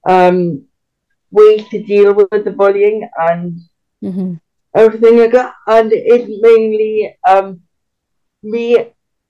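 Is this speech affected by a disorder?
Yes: cerebral palsy; can walk but with limits.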